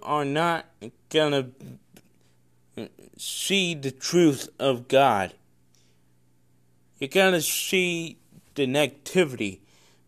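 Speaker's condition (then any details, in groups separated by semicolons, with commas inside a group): Cerebral palsy; congenital, no known medical cause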